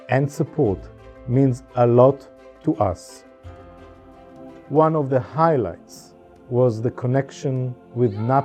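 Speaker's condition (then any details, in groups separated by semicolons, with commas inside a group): No condition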